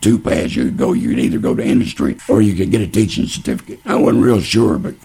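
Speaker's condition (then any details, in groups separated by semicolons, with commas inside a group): Laryngeal cancer; all intake through feeding tube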